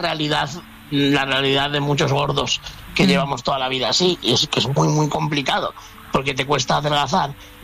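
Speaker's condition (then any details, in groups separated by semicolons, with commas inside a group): No condition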